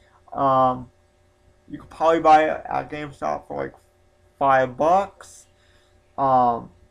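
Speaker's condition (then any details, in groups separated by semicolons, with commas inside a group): Spastic quadriplegic cerebral palsy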